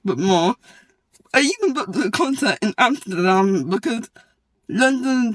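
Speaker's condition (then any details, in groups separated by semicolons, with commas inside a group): Cerebral palsy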